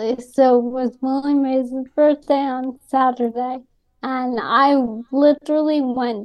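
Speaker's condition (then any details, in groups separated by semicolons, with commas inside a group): ALS; Columbia University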